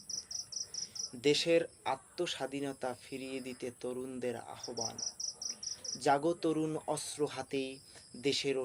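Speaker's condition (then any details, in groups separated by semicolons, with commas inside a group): No condition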